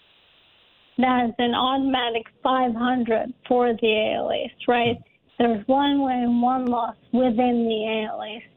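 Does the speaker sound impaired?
Yes: ALS; diagnosed a while back.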